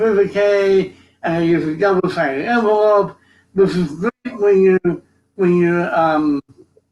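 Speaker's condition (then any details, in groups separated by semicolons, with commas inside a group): Cerebral palsy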